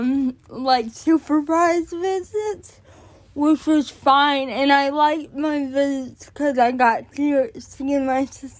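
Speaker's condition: Cerebral palsy; born addicted

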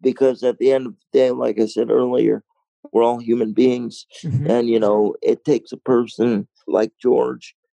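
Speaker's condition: Cerebral palsy, mild

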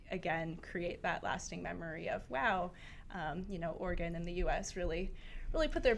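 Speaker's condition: No condition

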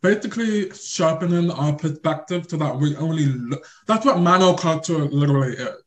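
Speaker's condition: Deaf or hard of hearing; does not hear everything

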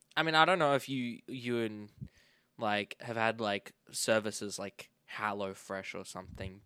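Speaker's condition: No condition

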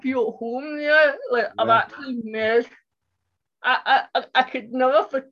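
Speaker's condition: Cerebral palsy; riding for disabled 15 years

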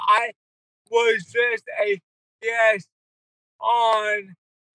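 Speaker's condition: Cerebral palsy; wheelchair user

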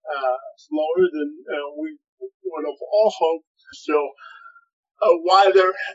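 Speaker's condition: Cerebral palsy, spastic quadriplegia

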